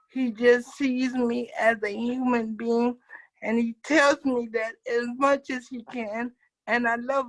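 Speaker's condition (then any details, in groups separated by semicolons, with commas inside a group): Cerebral palsy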